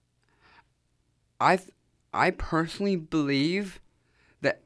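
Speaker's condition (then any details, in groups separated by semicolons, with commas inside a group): Down syndrome; does public speaking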